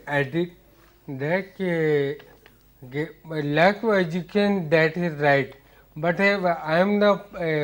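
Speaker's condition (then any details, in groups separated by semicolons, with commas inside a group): Ataxia; speech difficulty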